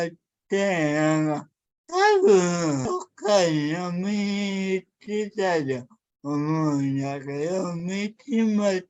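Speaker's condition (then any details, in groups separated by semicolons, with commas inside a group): Cerebral palsy; severe, uses a wheelchair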